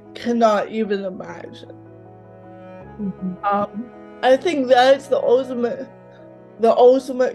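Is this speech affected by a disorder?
Yes: cerebral palsy, mild; mouth affected.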